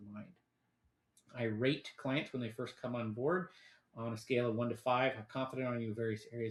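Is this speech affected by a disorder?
No.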